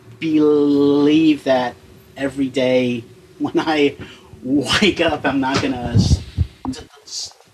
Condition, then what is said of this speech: Stuttering. Like I have a hard time ordering in restaurants and like talking on the phone and, you know, talking to somebody I don't know.